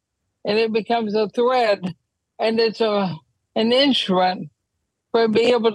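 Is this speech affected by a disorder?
Yes: ALS; wheelchair use when traveling.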